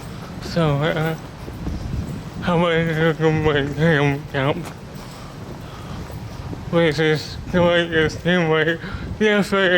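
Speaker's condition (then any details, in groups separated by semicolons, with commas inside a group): Cerebral palsy; body affected; speech disability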